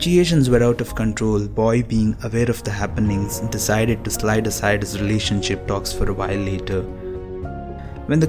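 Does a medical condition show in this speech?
No.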